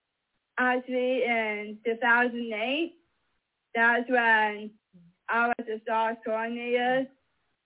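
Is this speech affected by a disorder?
Yes: mosaic Down syndrome; described as fully mosaic and high functioning.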